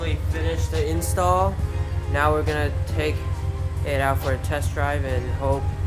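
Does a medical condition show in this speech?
No.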